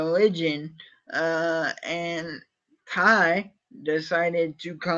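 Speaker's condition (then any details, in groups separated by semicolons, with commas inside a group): Cerebral palsy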